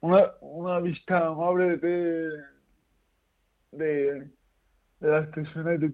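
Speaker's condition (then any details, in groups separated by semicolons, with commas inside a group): Cerebral palsy; mainly physical effects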